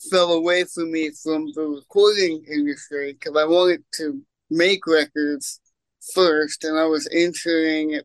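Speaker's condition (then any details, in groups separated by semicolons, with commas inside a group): Cerebral palsy; congenital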